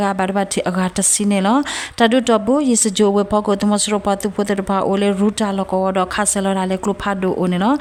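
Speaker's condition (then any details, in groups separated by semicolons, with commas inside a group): No condition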